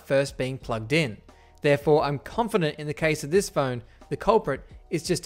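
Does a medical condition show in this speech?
No.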